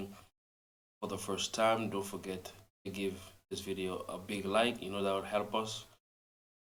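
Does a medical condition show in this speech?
No.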